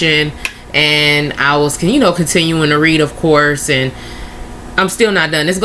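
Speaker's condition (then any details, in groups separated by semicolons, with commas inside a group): No condition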